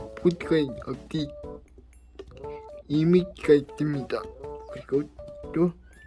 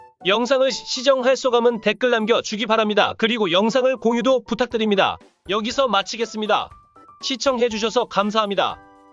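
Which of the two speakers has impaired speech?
The first: cerebral palsy; brain lesion.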